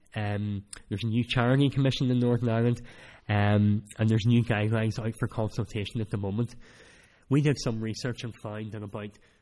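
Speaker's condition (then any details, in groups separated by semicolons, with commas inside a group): Cleft palate; speech not that clear at times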